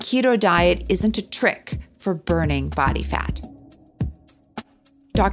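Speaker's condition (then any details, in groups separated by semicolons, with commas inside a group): No condition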